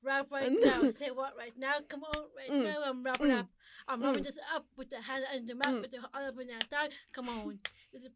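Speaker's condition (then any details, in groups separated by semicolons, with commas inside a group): Down syndrome; described as a learning disability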